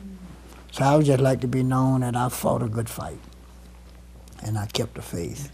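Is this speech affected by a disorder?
No.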